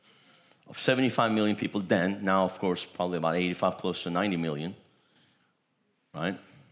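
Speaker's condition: No condition

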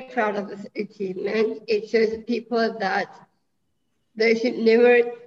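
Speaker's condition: Down syndrome; present from birth

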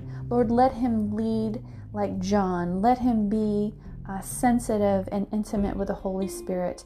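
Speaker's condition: No condition

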